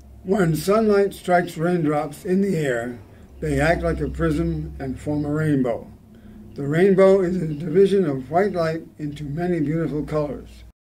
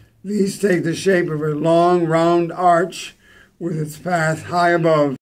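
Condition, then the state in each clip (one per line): Parkinson's disease hypophonia
With Hi-VOLT voice-on light
Wearing SpeechVive device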